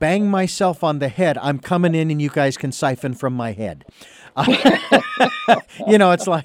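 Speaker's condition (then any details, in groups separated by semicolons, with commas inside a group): No condition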